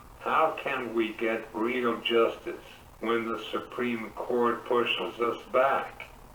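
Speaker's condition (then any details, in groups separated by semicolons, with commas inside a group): Cerebral palsy; uses wheelchair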